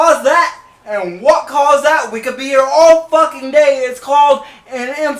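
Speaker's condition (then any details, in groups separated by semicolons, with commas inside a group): Cerebral palsy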